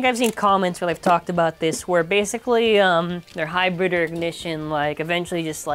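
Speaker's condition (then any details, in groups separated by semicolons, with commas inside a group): No condition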